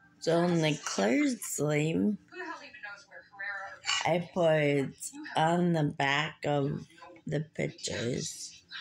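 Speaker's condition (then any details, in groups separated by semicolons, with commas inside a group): Muscular dystrophy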